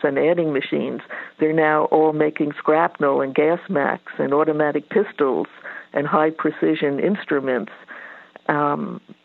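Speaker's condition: No condition

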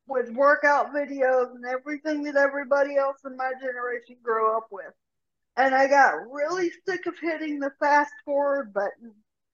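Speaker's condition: Cerebral palsy; severe rotator cuff tear

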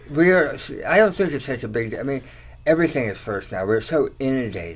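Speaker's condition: Tongue cancer surgery; three or four tongue surgeries

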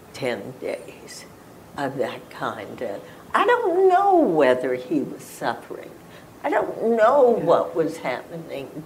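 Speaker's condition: Spasmodic dysphonia; ALS

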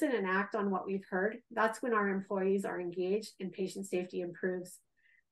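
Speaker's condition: No condition

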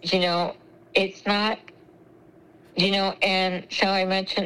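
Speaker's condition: Spinal muscular atrophy; trouble chewing and swallowing, high choking risk, secretions stay in lungs, fluids via feeding tube

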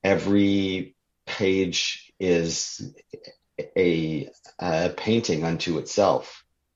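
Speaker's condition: Stuttering; stutter since childhood, ongoing as adult; unpredictable which words will be hard to say, constant ambush, words felt physically throughout body; prolonged sounds, blocks

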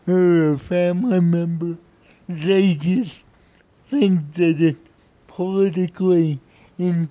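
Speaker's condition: Cerebral palsy; no medication

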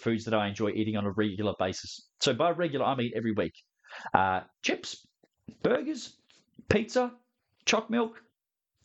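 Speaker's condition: No condition

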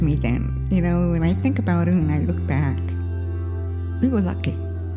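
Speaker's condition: Deafness

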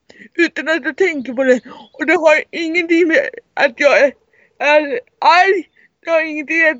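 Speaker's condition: Cerebral palsy; severe, wheelchair user

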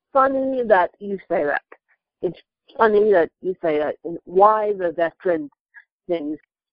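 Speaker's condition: Cerebral palsy; writes books using Apple Siri speech dictation

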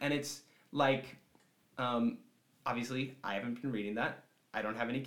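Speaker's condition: No condition

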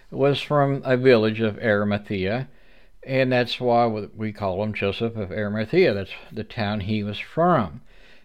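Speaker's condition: No condition

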